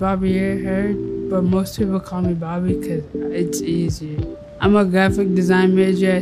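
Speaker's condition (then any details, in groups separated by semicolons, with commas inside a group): Cerebral palsy; bones and legs weak and painful in cold weather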